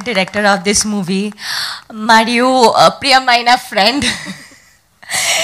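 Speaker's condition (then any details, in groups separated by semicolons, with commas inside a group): No condition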